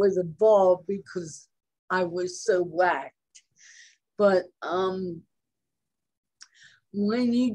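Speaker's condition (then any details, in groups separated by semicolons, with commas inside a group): Cerebral palsy; present from birth, traumatic birth with resuscitation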